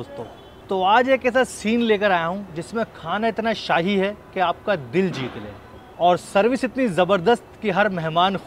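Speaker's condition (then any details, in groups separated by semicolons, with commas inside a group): No condition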